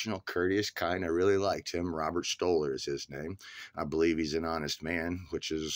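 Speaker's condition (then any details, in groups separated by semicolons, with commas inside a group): No condition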